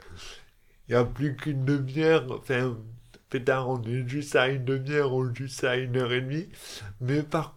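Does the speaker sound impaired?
Yes: dystonia; neurological, affects fine motor skills and speech, speech therapy until age 18, judo since age 3 to compensate; elocution difficulties.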